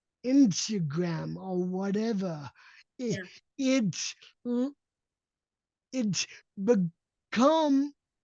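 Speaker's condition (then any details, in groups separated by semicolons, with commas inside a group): Cerebral palsy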